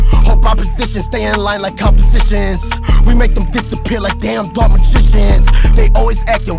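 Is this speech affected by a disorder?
No.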